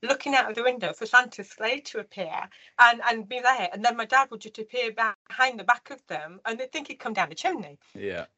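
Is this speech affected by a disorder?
Yes: profound deafness, congenital; delayed speech development, mother taught tongue and mouth placement by feeling buzzing, speech good but sounds short-tongued.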